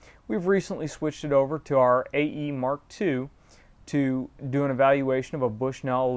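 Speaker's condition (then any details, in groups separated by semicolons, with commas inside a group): No condition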